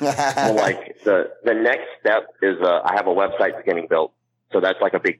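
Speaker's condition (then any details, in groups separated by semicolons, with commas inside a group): Cleft palate; congenital cleft palate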